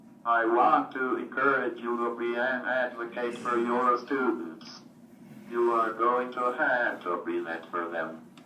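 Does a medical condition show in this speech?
Yes: cerebral palsy, athetoid.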